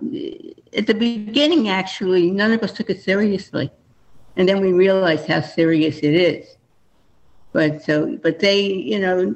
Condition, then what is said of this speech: Parkinson's disease. So are you understanding me? Because my voice is not.